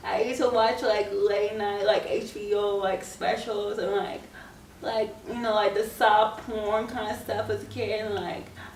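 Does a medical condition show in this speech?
Yes: cerebral palsy; scoliosis, spine and leg surgery.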